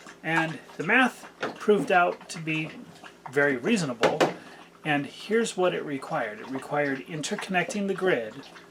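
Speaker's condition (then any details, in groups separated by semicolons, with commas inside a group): No condition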